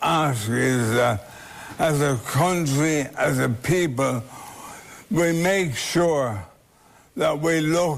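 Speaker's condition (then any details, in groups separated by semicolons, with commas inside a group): Motor neuron disease; voice deterioration as first sign, later fatal; archival Late Late Show interview clip from year of diagnosis; later voice loss, voice bank from DCU using archived recordings, tapped button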